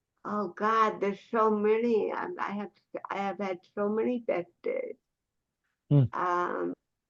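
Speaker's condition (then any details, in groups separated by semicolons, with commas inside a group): Cerebral palsy; speech therapy in childhood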